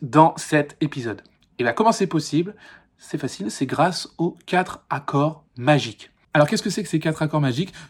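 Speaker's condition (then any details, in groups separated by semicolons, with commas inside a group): No condition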